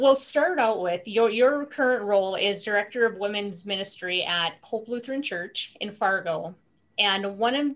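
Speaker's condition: No condition

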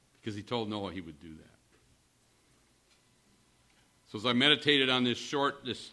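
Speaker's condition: No condition

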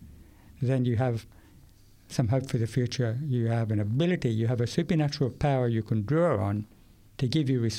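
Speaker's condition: Profound deafness, acquired at age 8; struggles in difficult listening situations

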